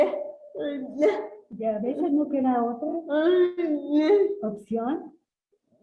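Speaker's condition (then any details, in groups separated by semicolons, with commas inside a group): Cerebral palsy; since birth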